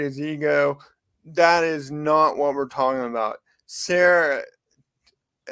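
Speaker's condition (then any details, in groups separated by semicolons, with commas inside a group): Cerebral palsy; from birth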